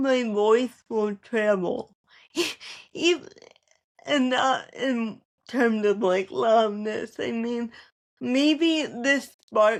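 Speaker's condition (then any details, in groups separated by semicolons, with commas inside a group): Cerebral palsy; spastic, ataxic features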